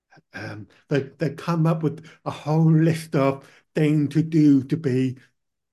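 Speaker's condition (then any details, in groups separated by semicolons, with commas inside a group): Profound deafness; born profoundly deaf, cochlear implant one ear after ear problem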